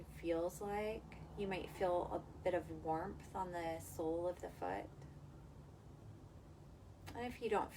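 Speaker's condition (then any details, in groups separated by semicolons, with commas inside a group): No condition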